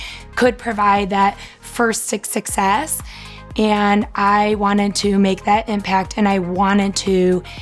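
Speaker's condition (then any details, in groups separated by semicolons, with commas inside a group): No condition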